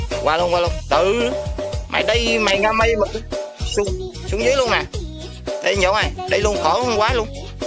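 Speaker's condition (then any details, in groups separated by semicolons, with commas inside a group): No condition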